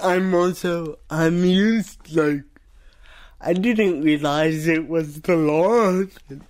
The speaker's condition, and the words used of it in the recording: Cerebral palsy. I think, I can only speak for me, because I can't do voices.